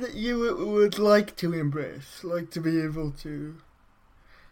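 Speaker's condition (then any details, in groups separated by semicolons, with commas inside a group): Cerebral palsy; brain damage at or around birth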